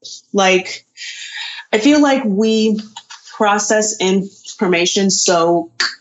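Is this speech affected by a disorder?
Yes: stuttering; stuttering since around age 3, lifelong; avoided talking to avoid stuttering, avoided saying own name around 24-25, later took up public speaking; here prolonged sounds.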